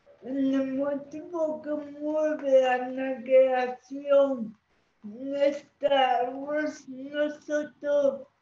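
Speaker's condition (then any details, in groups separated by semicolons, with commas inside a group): Cerebral palsy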